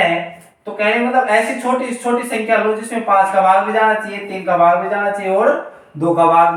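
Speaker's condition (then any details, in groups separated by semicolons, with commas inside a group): No condition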